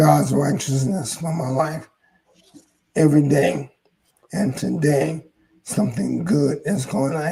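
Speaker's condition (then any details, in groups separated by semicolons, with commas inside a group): ALS; hoarse voice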